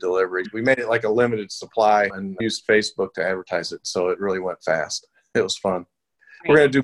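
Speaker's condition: No condition

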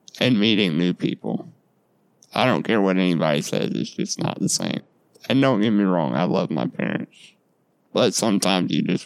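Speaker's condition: Duchenne muscular dystrophy; recently saw pulmonologist because breathing felt not right

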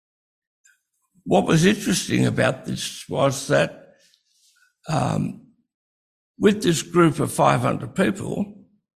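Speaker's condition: Breathing-related speech difficulty

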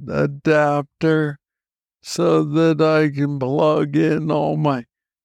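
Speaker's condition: Parkinson's disease, young onset; diagnosed age 35

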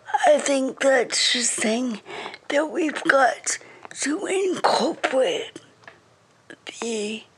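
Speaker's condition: Cerebral palsy; uses iPad text-to-speech to read passages aloud

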